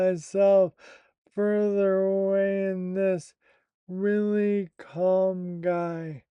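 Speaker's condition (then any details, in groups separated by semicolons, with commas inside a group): Primary lateral sclerosis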